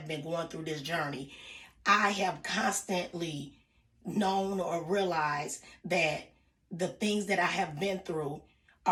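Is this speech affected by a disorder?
No.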